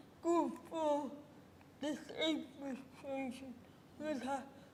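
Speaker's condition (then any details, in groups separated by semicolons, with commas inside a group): Cerebral palsy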